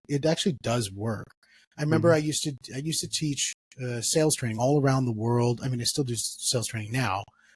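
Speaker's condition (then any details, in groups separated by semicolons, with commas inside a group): No condition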